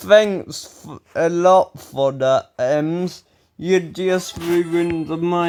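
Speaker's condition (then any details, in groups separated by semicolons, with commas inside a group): Ataxia; speech recently worse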